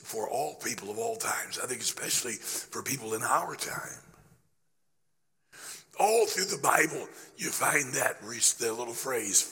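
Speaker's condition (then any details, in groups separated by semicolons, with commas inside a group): Laryngeal cancer after radiation; still affected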